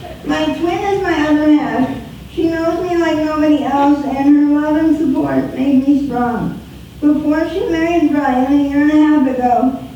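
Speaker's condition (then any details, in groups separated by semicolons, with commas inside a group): Spastic quadriplegic cerebral palsy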